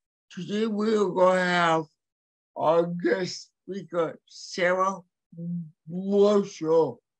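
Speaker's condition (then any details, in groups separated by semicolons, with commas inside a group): Cerebral palsy; hearing impaired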